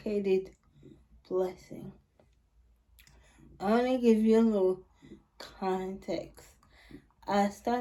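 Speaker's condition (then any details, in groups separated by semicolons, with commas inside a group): Cerebral palsy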